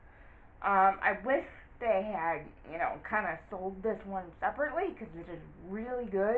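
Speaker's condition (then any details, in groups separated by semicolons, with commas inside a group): Cerebral palsy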